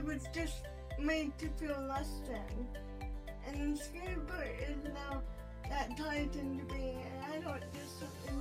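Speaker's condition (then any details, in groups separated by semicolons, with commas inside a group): Spastic quadriplegic cerebral palsy; spastic quadriplegic form, scoliosis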